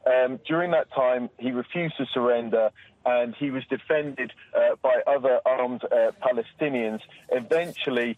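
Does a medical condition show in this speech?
No.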